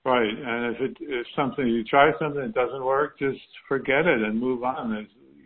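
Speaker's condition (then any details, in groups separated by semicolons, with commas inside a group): Parkinson's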